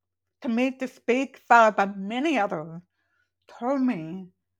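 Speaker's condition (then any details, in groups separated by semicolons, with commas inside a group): Profoundly deaf, congenital; born profoundly deaf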